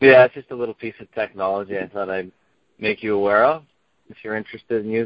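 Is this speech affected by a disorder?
No.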